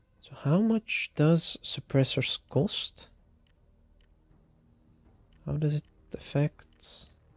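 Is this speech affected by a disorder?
No.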